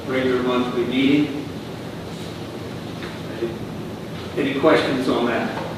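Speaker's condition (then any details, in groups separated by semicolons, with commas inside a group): No condition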